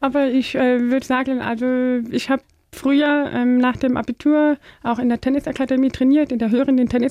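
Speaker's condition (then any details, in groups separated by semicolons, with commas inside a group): Deafness; Phonak hearing aids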